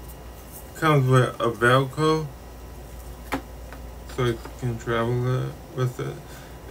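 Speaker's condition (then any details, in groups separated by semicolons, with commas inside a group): Ataxic cerebral palsy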